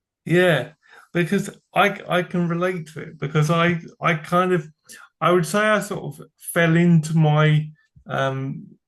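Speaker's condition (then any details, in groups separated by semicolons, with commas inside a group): Cerebral palsy; from birth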